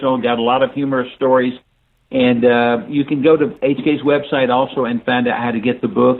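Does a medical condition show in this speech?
No.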